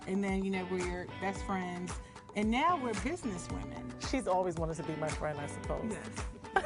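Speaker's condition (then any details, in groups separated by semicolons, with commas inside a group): No condition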